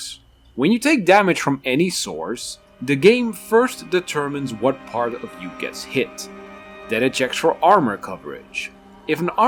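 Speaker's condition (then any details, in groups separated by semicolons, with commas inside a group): No condition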